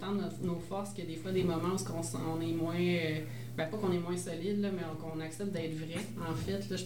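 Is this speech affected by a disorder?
No.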